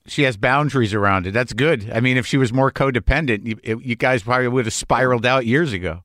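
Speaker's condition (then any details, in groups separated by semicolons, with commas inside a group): No condition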